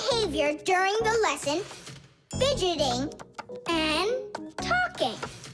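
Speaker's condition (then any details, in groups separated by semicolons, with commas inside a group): No condition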